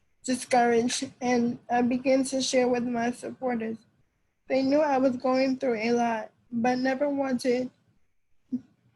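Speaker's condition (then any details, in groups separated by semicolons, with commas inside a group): Cerebral palsy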